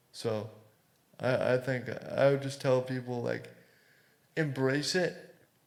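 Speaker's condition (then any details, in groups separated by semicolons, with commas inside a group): Cerebral palsy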